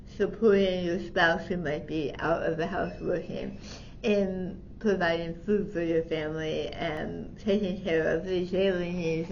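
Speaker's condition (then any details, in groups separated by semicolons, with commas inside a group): Tongue cancer surgery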